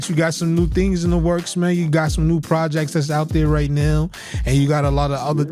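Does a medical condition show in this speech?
No.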